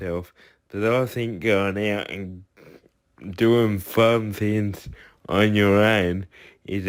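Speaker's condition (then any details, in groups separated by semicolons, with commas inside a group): Cerebral palsy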